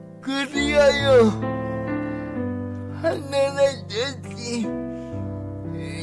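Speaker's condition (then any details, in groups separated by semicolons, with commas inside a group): Brain lesion disability grade 1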